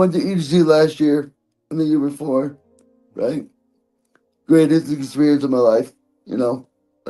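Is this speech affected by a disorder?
Yes: cerebral palsy; present from birth.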